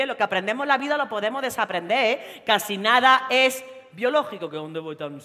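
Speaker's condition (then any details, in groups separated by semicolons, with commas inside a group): No condition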